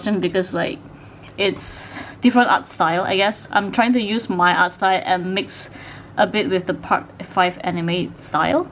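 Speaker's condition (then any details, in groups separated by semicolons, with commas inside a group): No condition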